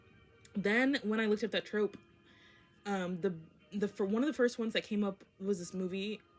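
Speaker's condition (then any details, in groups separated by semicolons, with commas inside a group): No condition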